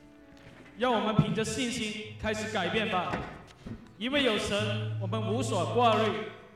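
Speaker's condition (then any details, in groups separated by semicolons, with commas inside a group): No condition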